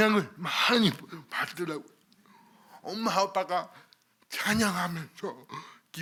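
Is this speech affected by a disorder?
Yes: cerebral palsy.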